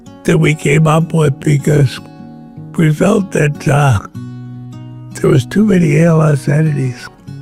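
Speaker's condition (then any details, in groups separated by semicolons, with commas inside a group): ALS; onset with twitching, three years to confirm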